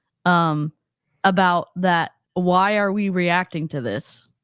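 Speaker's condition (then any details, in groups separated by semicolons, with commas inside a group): No condition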